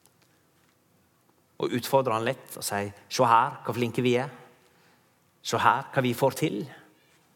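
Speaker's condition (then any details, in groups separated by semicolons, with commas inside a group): No condition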